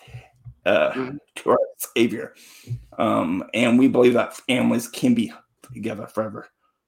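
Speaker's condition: Stuttering; stutter goes away when singing, singing felt like a therapy; repeated sounds

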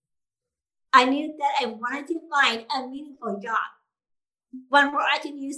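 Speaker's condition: Down syndrome

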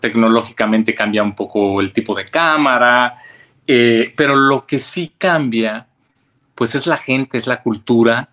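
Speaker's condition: No condition

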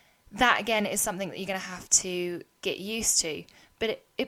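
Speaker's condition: No condition

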